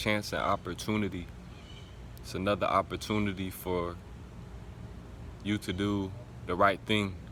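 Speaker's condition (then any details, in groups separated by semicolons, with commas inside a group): No condition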